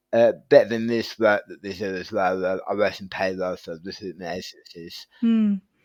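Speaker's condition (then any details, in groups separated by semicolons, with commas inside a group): Tongue cancer surgery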